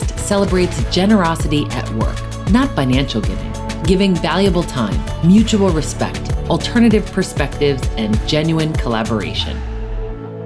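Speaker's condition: No condition

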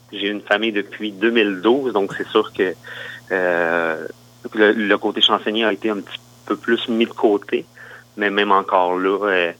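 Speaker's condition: Stuttering; stuttering onset in primary school, more intense in primary school than now; much improved, largely managed through singing and microphone use; stuttering stops when singing, almost never stuttered with microphone when hosting, confidence helps; repeated sounds

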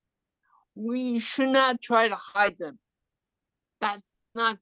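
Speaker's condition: Cerebral palsy and hearing loss; adult

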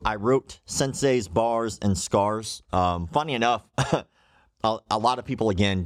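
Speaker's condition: Cleft lip and palate

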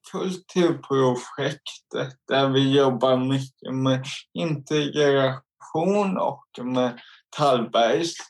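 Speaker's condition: Cerebral palsy; involuntary jerks

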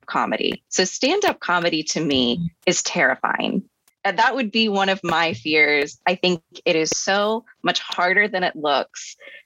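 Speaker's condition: No condition

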